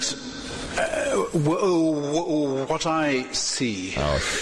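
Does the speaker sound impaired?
Yes: stuttering; severe stuttering; face scrunches up while stuttering, very slow word output, repetitive guttural sounds, content otherwise erudite; here repeated sounds, prolonged sounds, blocks.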